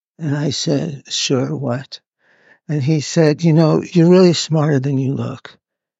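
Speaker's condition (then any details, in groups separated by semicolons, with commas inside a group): Parkinson's; needs to move about while filmed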